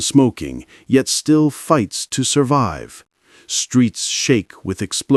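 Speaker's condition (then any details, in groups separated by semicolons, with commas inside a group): No condition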